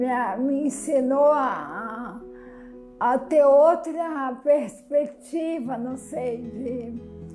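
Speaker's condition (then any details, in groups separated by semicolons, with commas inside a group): Amyotrophic lateral sclerosis, bulbar onset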